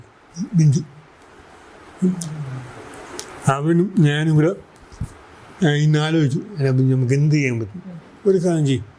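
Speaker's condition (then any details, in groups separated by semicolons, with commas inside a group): Cerebral palsy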